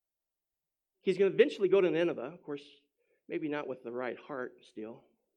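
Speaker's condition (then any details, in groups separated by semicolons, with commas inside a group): No condition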